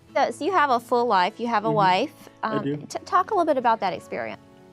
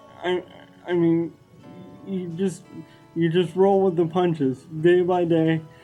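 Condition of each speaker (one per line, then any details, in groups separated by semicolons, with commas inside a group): No condition
Cerebral palsy; wheelchair user; diagnosed at age 2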